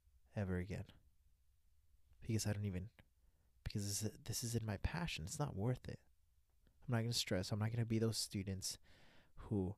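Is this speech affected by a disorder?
No.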